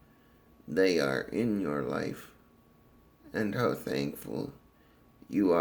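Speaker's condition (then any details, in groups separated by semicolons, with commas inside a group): Cerebral palsy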